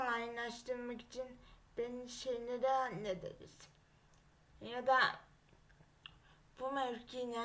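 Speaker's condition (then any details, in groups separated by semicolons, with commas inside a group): Cerebral palsy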